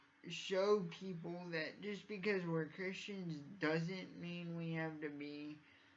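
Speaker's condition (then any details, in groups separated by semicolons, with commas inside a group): Cerebral palsy; from birth, uses wheelchair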